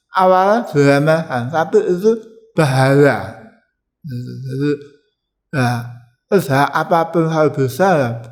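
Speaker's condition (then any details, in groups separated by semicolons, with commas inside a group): Tongue cancer; biopsy-confirmed, ECCT treatment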